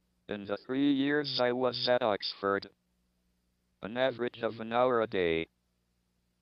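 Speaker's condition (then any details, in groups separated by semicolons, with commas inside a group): ALS, speech-generating device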